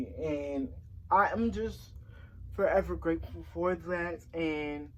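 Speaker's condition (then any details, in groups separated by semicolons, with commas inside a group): Cerebral palsy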